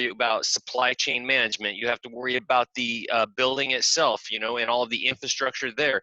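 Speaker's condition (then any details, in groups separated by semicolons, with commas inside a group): No condition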